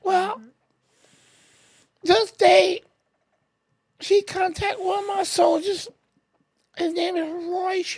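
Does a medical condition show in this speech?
Yes: ALS; needs help with self-care.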